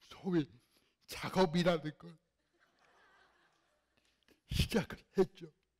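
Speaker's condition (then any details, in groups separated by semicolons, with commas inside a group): Cerebral palsy; fairly severe in childhood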